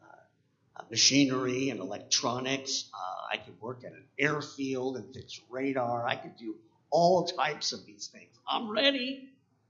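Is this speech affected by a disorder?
Yes: cleft palate; 7 years of speech therapy, oral appliance once worn to help speak properly.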